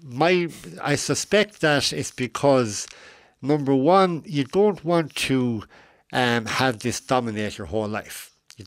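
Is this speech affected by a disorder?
Yes: cleft lip and palate; adult, age 41.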